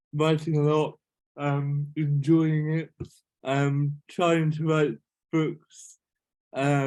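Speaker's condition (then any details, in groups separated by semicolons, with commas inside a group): Cerebral palsy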